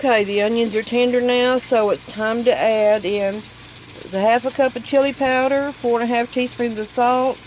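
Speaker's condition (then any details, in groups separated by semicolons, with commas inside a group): No condition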